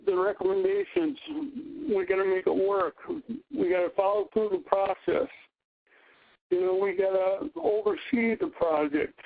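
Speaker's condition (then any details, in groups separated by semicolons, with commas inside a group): Cerebral palsy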